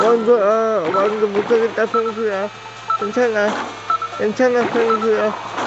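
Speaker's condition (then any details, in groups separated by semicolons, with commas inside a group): Brain lesion disability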